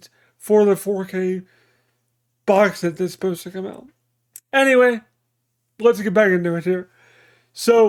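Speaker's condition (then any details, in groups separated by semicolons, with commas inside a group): Cerebral palsy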